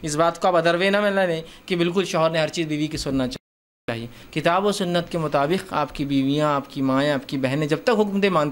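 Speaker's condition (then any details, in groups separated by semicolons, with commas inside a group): No condition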